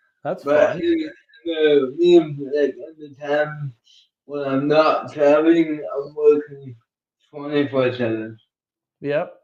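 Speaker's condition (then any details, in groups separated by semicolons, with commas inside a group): Cerebral palsy; uses one hand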